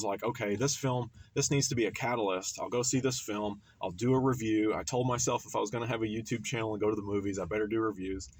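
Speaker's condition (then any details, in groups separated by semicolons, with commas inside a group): No condition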